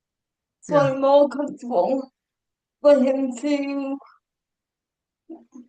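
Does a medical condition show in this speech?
Yes: cerebral palsy.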